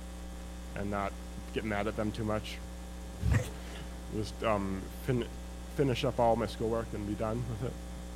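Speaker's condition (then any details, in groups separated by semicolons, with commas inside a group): Stutter; asks listeners to excuse stutter before introducing self; repeated sounds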